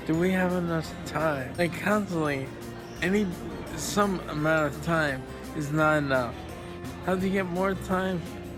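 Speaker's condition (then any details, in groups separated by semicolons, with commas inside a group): Traumatic brain injury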